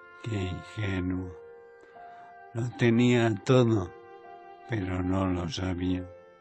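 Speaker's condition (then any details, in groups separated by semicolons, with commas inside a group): ALS; late stage, near death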